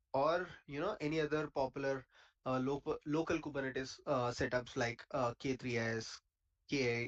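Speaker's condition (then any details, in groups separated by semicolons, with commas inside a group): No condition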